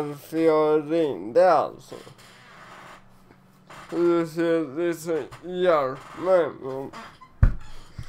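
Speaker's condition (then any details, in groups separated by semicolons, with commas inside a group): Cerebral palsy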